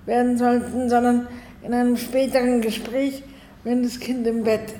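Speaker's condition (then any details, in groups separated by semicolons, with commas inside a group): Cerebral palsy, spastic, arms and legs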